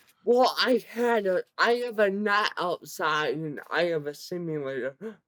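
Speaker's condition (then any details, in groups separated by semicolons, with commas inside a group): Cerebral palsy, severe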